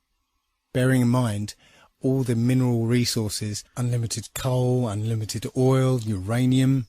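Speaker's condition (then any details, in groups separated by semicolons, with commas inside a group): No condition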